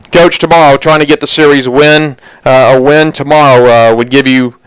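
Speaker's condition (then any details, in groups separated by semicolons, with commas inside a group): No condition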